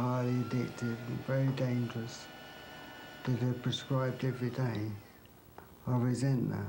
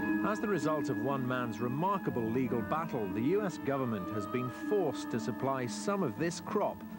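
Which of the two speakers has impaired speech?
The first: multiple sclerosis; cannabis greatly reduced spasms.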